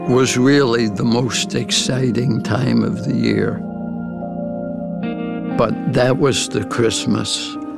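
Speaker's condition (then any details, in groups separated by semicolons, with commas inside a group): ALS; progressive ALS, diagnosed over 11 years ago, initial prognosis 2 to 5 years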